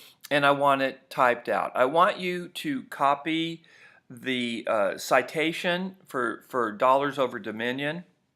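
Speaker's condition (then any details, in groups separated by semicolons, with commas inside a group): No condition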